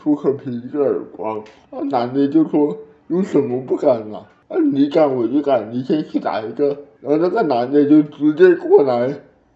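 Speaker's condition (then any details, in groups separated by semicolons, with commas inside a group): Cerebral palsy; learned to walk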